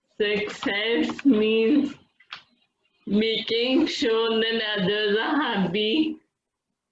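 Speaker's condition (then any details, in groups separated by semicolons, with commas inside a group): Friedreich's ataxia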